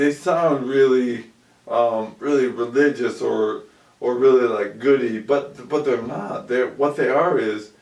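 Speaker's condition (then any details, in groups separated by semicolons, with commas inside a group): ALS; about 2 years since onset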